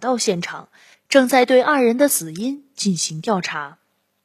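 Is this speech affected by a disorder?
No.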